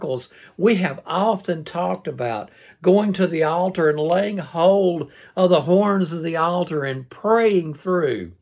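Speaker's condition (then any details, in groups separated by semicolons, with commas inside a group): No condition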